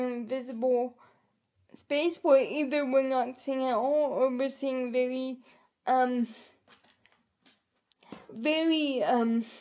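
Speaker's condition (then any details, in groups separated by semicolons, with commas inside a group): Cerebral palsy; quadriplegic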